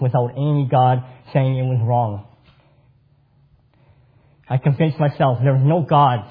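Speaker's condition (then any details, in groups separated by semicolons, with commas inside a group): Cleft palate; congenital cleft palate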